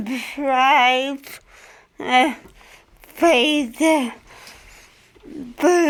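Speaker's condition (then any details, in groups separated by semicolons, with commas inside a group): Cerebral palsy; from birth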